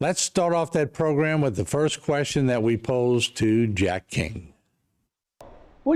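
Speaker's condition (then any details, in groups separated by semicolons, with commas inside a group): No condition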